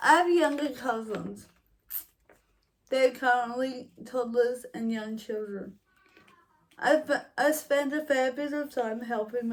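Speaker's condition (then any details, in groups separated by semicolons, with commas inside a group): Cerebral palsy, mild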